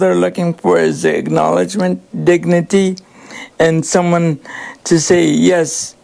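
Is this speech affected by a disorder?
Yes: cerebral palsy; cerebral palsy from birth.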